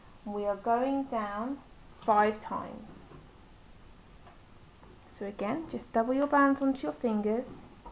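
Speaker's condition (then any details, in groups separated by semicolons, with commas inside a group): No condition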